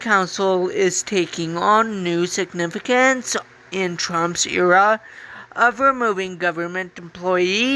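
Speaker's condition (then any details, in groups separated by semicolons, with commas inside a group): Cerebral palsy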